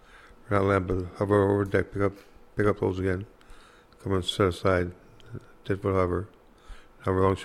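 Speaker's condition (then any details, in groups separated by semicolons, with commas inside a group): Parkinson's disease; hard time talking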